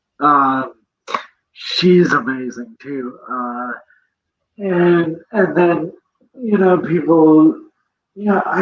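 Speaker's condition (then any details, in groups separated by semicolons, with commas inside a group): Cerebral palsy; present from birth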